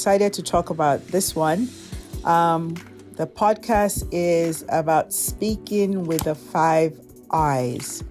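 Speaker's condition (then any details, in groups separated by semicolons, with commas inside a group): No condition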